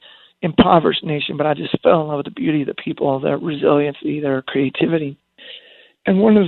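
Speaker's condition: Spasmodic dysphonia; lost singing voice after almost 20 years, prednisone steroid shots gave 6-8 weeks relief until ineffective; scratchy voice even on phone, not improved, slightly worse, mostly stable; muscle spasms break voice apart when speaking loudly or projecting, lost voice control

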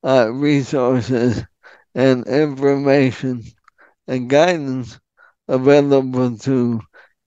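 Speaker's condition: ALS; frequent hesitation fillers

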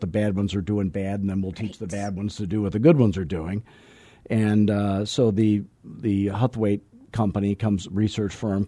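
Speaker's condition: No condition

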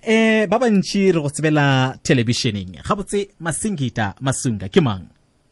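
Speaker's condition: No condition

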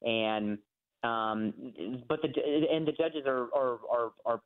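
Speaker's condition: Stutter from brain injury, acquired (neurogenic); acquired stutter after traumatic brain injury and concussion from freak softball injury, motor skills also affected; speech functionality affected, trouble getting words out; repeated sounds, repeated words, prolonged sounds

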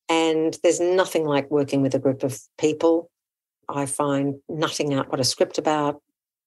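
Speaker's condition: No condition

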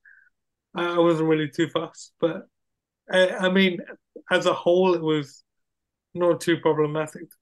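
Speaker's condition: Cerebral palsy; many surgeries

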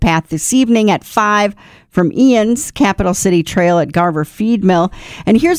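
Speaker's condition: No condition

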